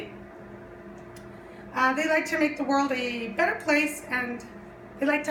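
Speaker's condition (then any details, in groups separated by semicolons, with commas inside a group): No condition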